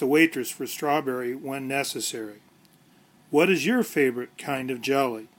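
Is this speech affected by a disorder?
No.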